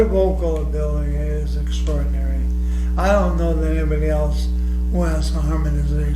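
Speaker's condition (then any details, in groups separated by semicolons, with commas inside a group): ALS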